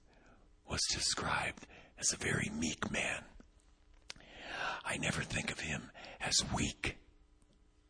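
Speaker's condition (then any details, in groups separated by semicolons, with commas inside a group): Vocal cord paralysis, unilateral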